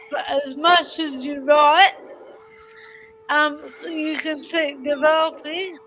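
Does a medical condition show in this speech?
Yes: cerebral palsy.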